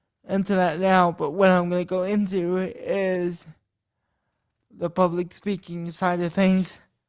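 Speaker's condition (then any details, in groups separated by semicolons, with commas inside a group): Cerebral palsy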